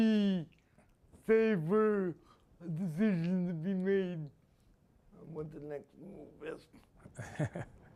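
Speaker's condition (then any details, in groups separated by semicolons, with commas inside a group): Spastic quadriplegia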